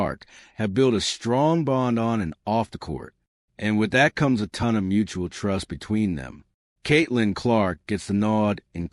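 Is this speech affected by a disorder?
No.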